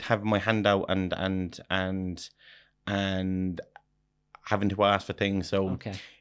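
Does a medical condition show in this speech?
Yes: stutter; about five times worse when speaking German; here repeated words, prolonged sounds, blocks.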